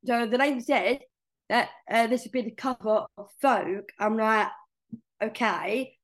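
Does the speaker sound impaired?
Yes: Down syndrome; from birth, major heart surgery at 5 months old; age 21.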